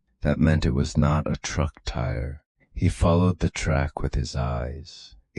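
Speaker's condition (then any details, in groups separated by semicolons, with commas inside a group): No condition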